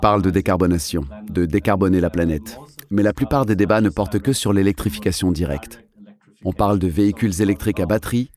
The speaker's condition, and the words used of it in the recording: No condition.